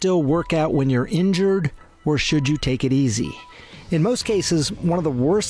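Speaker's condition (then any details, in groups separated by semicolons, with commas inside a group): No condition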